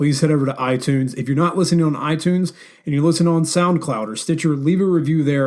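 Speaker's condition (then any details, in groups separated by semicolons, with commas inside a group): No condition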